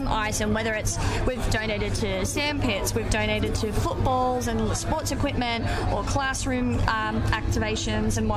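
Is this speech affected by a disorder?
Yes: cleft palate; congenital cleft palate, no roof of mouth at birth, multiple surgeries; unable to swallow or sing as a child.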